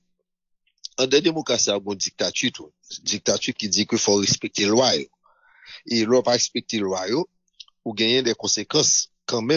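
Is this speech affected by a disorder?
No.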